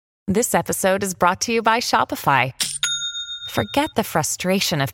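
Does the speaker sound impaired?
No.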